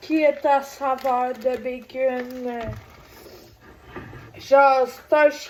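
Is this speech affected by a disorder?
Yes: ataxia; degenerative.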